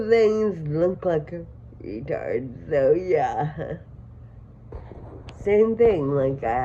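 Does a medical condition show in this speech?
Yes: Friedreich ataxia, severe.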